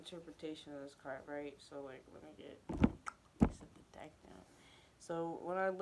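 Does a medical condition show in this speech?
No.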